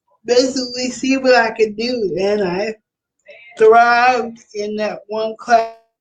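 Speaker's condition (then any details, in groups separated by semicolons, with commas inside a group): Cerebral palsy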